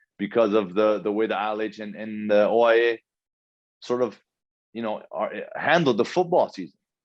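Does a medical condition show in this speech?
No.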